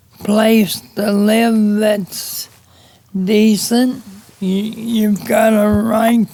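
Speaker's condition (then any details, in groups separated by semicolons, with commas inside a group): Cerebral palsy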